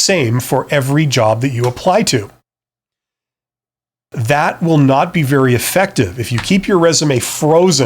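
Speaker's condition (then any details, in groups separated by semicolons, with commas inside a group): No condition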